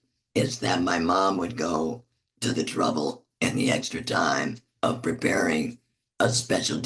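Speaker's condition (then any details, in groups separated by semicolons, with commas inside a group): Laryngectomy; voice box removed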